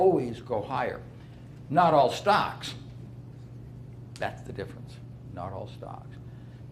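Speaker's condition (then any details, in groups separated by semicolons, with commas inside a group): No condition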